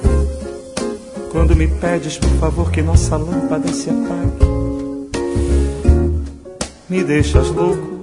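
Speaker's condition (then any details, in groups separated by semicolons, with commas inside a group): No condition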